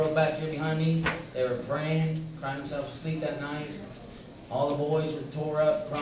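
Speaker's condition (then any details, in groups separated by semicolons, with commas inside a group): No condition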